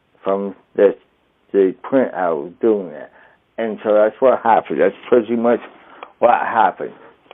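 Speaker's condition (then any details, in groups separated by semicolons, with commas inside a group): Traumatic brain injury; injury 33 years ago, relearned walking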